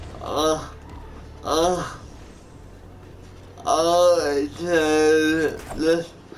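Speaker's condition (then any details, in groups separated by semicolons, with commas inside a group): Cerebral palsy; atypical speech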